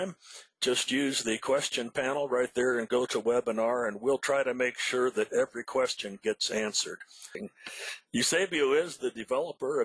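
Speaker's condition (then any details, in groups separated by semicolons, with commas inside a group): No condition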